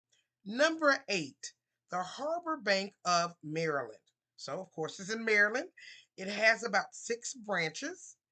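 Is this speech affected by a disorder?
No.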